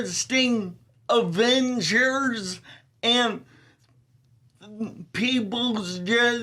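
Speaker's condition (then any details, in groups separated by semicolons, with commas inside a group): Ataxia telangiectasia; rare muscular dystrophy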